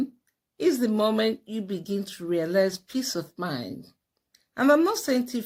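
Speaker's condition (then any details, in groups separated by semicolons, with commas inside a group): No condition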